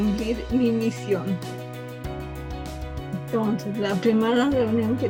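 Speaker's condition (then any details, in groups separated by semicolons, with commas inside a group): Cerebral palsy from birth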